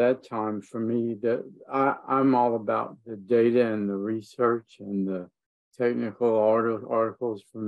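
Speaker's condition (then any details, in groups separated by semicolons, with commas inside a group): Parkinson's disease; deep brain stimulation implant; DBS over 6 years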